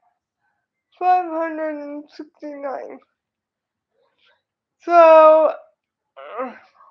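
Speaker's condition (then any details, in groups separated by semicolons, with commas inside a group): Cerebral palsy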